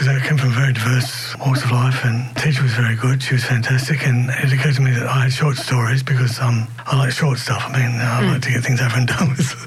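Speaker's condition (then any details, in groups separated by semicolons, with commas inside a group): Early onset Parkinson's disease; early diagnosis; can no longer play guitar; voice affected, host says clearly understood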